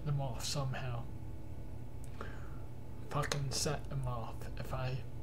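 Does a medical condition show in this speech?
Yes: cerebral palsy.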